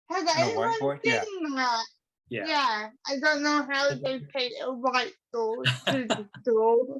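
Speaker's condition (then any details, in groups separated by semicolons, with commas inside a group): Cerebral palsy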